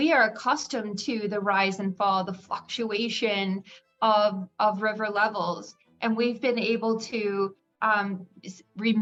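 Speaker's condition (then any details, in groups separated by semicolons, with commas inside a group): No condition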